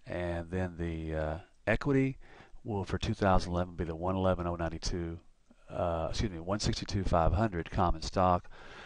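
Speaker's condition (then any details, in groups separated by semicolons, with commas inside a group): No condition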